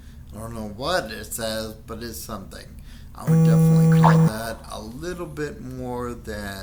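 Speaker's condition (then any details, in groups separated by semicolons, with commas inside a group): Friedreich's ataxia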